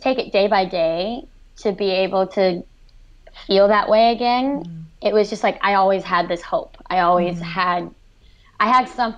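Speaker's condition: Cleft lip and palate, severe

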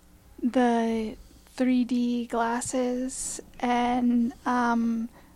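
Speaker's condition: Aphasia; hospital in Michigan aware of aphasia; draws numbers and letters on leg to compensate during eye exams

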